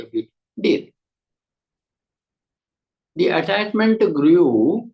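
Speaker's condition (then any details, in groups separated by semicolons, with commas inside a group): No condition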